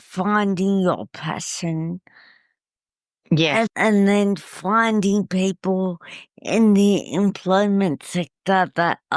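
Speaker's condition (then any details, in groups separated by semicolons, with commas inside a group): Cerebral palsy; uses wheelchair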